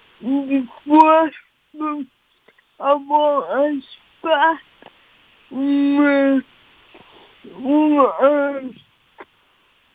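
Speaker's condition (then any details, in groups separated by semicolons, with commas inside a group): Cerebral palsy; listeners must pay attention to follow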